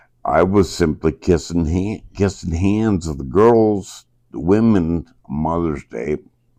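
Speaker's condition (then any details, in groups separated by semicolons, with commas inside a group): Traumatic brain injury; severe, third of brain left, seizures, electrodes implanted; injured as teenager, implants 5 years ago, ongoing seizures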